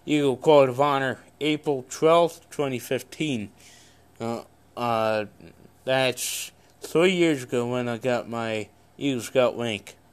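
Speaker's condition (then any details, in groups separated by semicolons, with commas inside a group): Cerebral palsy; congenital, no known medical cause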